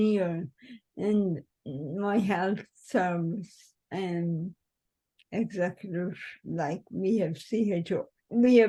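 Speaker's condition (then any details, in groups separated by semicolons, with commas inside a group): Cerebral palsy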